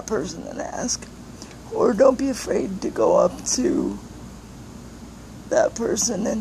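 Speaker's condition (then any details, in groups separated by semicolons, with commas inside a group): Cerebral palsy; lifelong, wheelchair user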